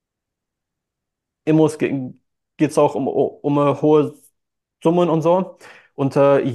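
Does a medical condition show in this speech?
Yes: stuttering; since childhood, hard in childhood, youth, school and nearly all speaking situations; compensates by outsourcing phone calls, social media and texting, speaks on stage; speech hangs at times, part-word repetitions; here repeated sounds, prolonged sounds.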